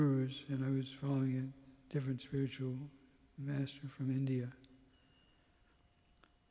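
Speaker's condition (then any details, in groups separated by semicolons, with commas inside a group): Parkinson's; tremor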